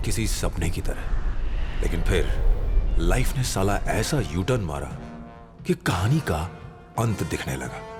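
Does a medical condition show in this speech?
No.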